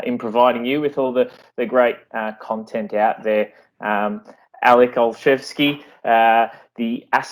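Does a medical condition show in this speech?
No.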